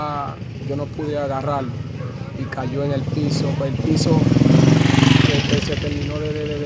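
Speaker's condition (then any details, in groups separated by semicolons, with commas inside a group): No condition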